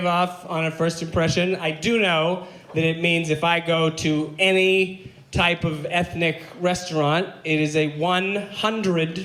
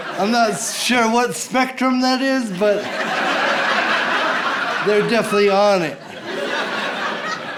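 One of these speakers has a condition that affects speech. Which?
The second: cerebral palsy.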